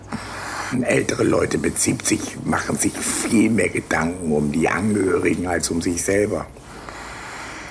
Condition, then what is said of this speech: Laryngectomy. Und der Schluckschlauch im Eingang des Rachens, der kann genau das Gleiche, was die Stimmlippen können.